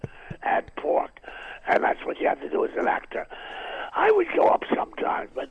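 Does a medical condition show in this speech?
Yes: throat cancer, vocal cord removed, partial laryngectomy, right vocal cord removed; voice lost after surgery, left cord trained to reach past midline to stump for sound.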